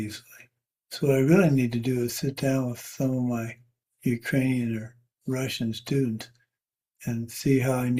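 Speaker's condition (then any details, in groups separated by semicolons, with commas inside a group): Parkinson's; tremor varies day to day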